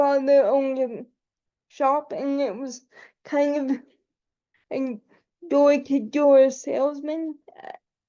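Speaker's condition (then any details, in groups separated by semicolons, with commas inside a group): Cerebral palsy; quadriplegic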